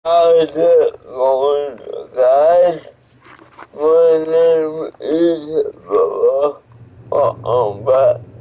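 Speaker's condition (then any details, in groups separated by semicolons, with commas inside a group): Cerebral palsy; one hand affected; atypical speech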